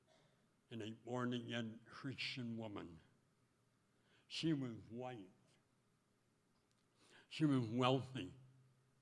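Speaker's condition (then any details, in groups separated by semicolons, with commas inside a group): Speech impediment; taught tongue movement at 12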